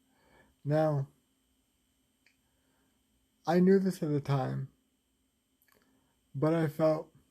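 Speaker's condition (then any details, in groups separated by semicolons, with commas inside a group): Cerebral palsy, spastic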